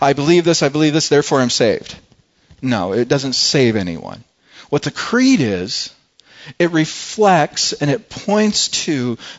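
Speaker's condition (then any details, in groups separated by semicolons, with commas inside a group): No condition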